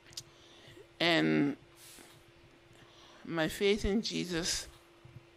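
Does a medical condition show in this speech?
Yes: Duchenne muscular dystrophy; diagnosed around age 12.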